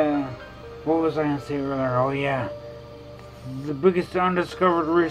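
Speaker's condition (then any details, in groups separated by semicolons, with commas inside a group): Traumatic brain injury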